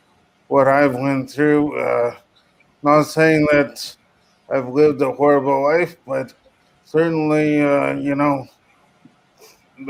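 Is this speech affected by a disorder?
Yes: cerebral palsy.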